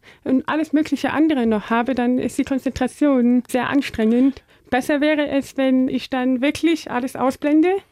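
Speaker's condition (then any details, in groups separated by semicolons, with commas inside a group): Deafness; better than many deaf people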